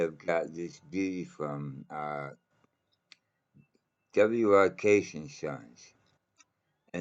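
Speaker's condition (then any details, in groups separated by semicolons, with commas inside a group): Mouth cancer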